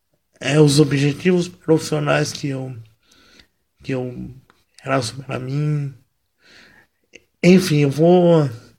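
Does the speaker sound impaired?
Yes: cerebral palsy, mild; wheelchair user, motor function affected; no medication; voice mildly affected, occasional voice breaks.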